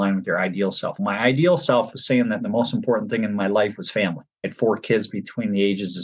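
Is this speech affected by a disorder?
No.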